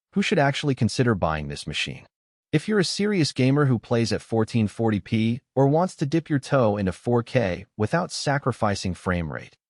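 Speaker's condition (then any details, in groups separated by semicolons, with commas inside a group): No condition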